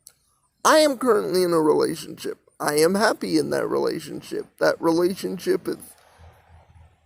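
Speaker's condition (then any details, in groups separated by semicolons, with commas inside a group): Cerebral palsy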